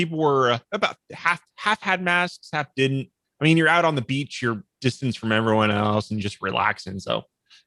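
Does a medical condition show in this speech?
No.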